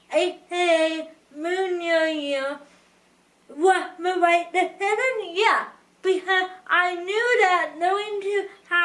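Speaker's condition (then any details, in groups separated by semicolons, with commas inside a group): Cerebral palsy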